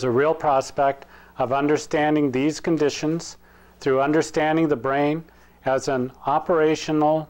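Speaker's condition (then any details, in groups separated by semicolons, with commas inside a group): No condition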